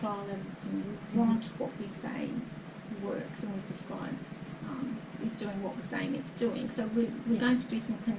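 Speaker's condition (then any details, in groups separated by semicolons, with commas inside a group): No condition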